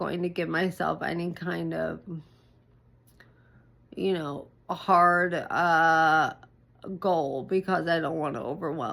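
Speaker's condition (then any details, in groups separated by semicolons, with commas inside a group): ALS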